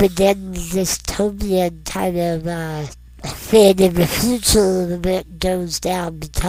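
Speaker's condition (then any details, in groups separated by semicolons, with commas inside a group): Non-progressive muscular dystrophy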